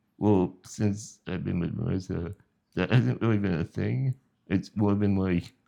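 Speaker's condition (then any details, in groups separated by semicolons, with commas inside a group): Spinal muscular atrophy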